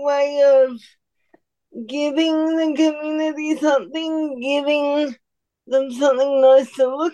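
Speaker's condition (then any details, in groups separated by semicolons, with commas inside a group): Cerebral palsy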